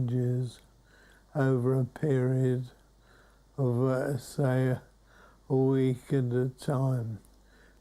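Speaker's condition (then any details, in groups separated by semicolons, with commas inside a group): Motor neurone disease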